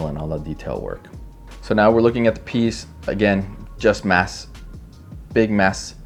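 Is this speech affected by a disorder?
No.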